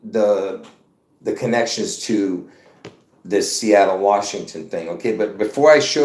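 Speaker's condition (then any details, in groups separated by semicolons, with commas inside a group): No condition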